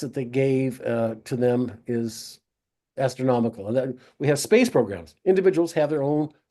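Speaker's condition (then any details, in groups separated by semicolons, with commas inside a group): No condition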